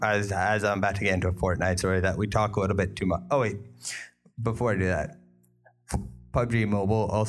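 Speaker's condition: No condition

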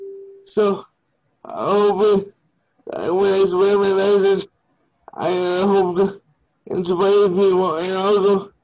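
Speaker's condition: Cerebral palsy; limbs affected, wheelchair user

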